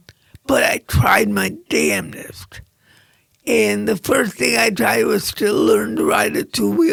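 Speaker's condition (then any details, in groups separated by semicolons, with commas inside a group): Cerebral palsy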